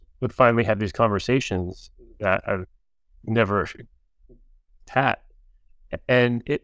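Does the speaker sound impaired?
Yes: stuttering; since childhood, persistent, not intermittent; adult; notably disfluent, reading aloud very hard, stutters even alone when reading aloud; here blocks.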